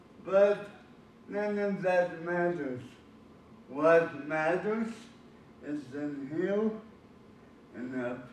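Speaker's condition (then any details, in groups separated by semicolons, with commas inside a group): Cerebral palsy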